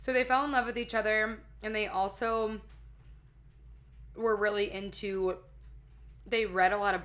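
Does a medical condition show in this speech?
No.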